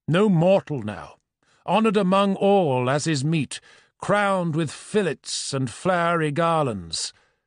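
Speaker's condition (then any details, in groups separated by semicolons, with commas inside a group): No condition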